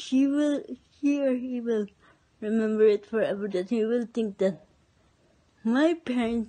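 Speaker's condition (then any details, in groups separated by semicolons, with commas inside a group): Cerebral palsy; present from birth, cannot walk; speech noticeably affected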